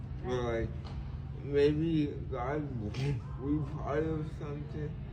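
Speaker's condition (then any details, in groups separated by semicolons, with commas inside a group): Cerebral palsy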